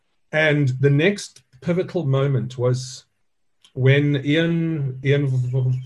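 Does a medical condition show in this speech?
Yes: stuttering; stuttering since childhood, still present in adulthood; still lives with speech impediment, speaks to stage audiences, jokes about stutter built into dialogue; childhood word avoidance when ordering food, fear of speaking to new people and audiences; here repeated sounds.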